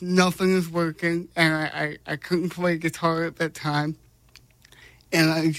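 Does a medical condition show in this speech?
Yes: cerebral palsy; congenital, paralyzed left hand, 10 corrective left foot surgeries, 9 screws, steel plate in foot; slow reaction time, does not drive.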